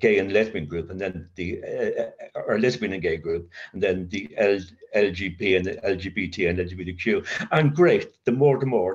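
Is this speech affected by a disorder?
Yes: covert stutter; severe childhood stutter, linked to adverse childhood experience, child guidance clinic, worse with teacher's punishment, covert since sobriety; still gets occasional blocks, uses voice as main working tool; stutters in mind more than aloud, avoids feared words, voice never feels own; here repeated sounds, prolonged sounds.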